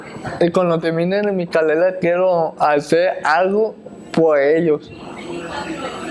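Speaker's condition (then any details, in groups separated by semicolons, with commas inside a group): Cerebral palsy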